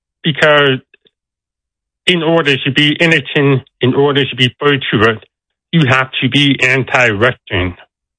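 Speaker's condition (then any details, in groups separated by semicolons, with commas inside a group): Deafness; deaf accent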